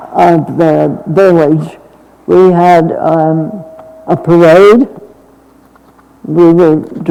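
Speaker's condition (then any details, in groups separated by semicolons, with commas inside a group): Essential tremor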